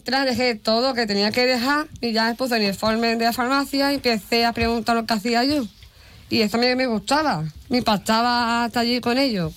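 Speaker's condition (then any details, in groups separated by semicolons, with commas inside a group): Down syndrome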